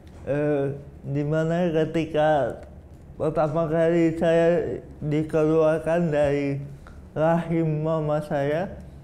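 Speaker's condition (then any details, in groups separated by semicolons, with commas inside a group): Cerebral palsy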